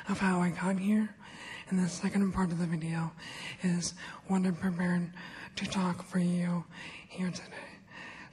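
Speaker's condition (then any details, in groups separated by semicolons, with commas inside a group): ALS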